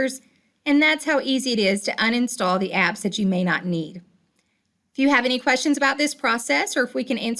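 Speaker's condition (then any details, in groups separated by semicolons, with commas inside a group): No condition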